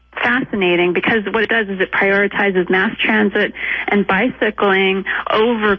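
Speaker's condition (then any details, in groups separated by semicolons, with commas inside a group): No condition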